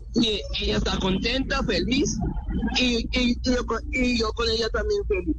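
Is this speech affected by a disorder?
Yes: Down syndrome; 24 years old.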